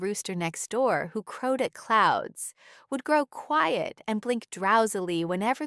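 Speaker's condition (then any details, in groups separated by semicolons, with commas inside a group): No condition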